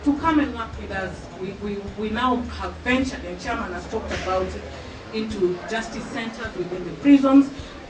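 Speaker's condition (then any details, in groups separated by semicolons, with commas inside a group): No condition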